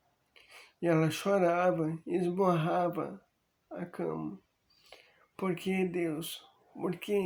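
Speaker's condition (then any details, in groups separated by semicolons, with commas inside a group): Amyotrophic lateral sclerosis; increasingly impaired speech and walking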